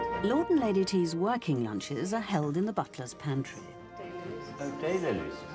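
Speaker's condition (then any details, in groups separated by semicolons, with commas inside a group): No condition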